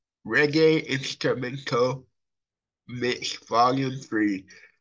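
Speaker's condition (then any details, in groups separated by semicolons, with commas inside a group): Cerebral palsy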